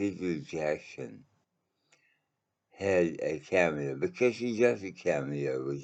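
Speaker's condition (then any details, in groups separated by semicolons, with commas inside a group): Mouth cancer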